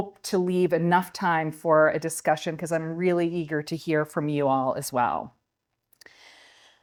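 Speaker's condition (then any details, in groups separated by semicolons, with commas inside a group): No condition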